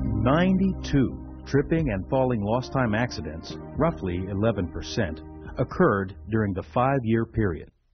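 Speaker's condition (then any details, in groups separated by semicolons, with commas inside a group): No condition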